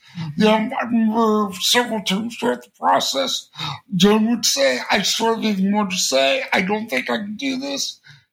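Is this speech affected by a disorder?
Yes: cerebral palsy; congenital, since birth.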